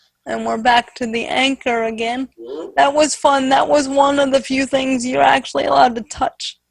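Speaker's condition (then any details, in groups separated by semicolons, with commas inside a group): Spastic quadriplegic cerebral palsy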